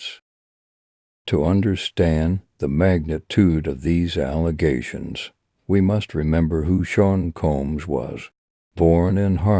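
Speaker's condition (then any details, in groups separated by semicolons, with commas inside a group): No condition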